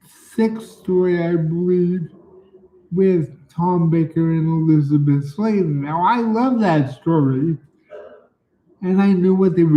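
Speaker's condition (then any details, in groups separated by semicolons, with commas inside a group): Cerebral palsy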